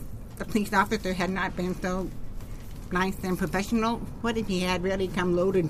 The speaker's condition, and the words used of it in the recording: Deafness. But I heard okay at the time that I was learning speech and language, but my voice will always be different.